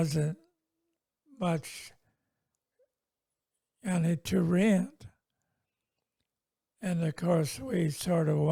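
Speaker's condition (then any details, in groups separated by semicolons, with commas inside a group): Multiple sclerosis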